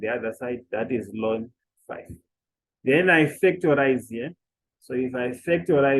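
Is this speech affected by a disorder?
No.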